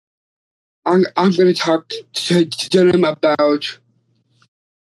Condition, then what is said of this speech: Down syndrome. Plus, he's just easy to talk to, even if he's a little bit hard to understand at first.